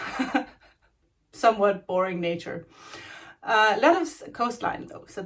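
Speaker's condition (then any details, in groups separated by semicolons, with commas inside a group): No condition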